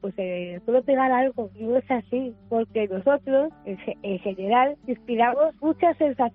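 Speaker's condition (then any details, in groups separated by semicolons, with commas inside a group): Down syndrome; genetic, extra chromosome 21, present since conception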